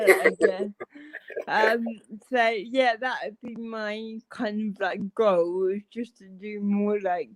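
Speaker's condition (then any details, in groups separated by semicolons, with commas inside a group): Cerebral palsy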